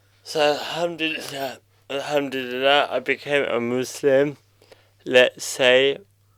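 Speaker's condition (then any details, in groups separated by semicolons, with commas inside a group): Cerebral palsy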